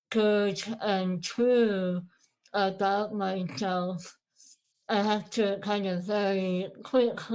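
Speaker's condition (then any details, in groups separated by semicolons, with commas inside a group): Moebius syndrome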